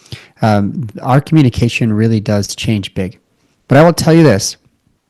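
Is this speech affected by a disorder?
No.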